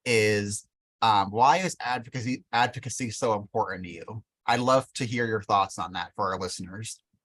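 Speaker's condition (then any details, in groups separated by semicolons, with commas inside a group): No condition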